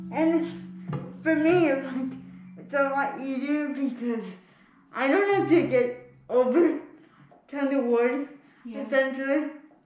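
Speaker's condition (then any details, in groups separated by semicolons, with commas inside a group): Spastic cerebral palsy; can speak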